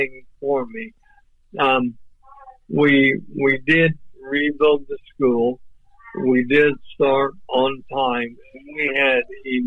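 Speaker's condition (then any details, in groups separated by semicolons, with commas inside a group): ALS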